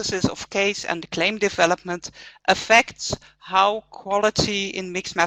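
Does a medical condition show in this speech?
No.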